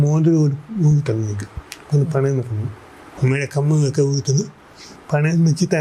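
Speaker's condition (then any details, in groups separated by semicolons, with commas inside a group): Cerebral palsy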